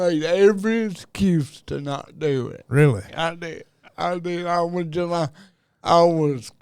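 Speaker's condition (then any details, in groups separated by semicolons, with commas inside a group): Cerebral palsy; diagnosed at about age two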